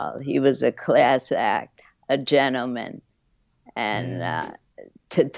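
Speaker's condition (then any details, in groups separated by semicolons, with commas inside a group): Parkinsonism from lyme disease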